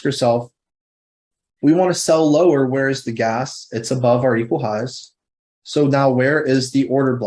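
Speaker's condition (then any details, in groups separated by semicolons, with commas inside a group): No condition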